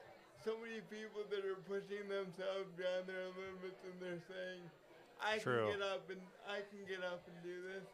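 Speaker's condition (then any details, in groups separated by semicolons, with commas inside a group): Cerebral palsy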